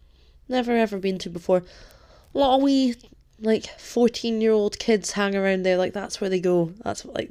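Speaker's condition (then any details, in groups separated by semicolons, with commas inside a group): No condition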